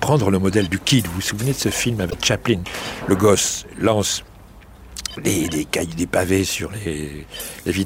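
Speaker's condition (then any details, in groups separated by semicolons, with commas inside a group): No condition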